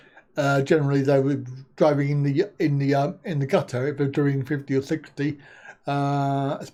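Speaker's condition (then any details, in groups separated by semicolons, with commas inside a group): Cerebral palsy; back surgery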